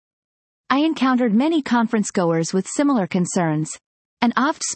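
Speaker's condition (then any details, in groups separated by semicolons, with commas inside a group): No condition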